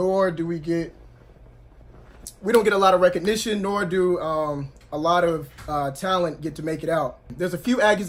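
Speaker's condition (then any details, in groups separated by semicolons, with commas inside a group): No condition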